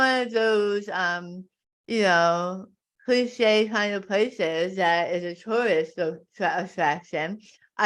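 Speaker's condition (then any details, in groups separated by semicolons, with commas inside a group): Tongue cancer; stage four tongue carcinoma, half tongue removed; one year post surgery, radiation and chemotherapy; voice changed and abnormal, tracheotomy affected speech, past feeding tube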